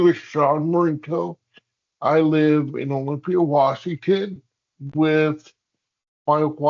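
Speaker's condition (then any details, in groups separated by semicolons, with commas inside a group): Cerebral palsy; hamstring releases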